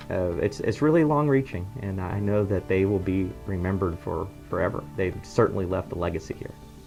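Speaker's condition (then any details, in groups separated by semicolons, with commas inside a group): No condition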